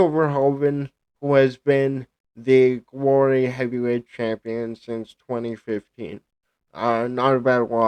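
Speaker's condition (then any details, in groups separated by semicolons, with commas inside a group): Cerebral palsy; speech affected by cerebral palsy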